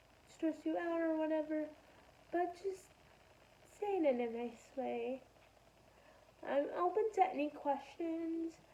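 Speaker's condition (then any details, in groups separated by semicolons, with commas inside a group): Spastic quadriplegic cerebral palsy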